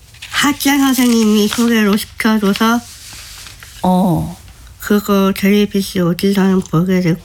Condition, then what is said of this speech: Down syndrome. 아니 근데 너무 말을 잘하고 너무 의사소통이 원활해서 네.